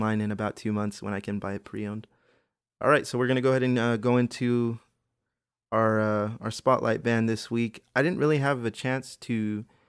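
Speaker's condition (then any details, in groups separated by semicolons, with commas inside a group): No condition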